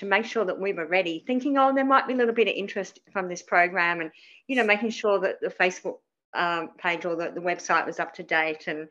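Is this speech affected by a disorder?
Yes: cleft palate; dental services.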